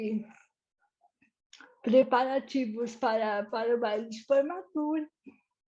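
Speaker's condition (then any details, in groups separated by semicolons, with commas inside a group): Cerebral palsy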